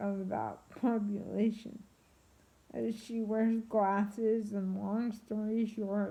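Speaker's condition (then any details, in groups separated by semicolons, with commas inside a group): Triplegic cerebral palsy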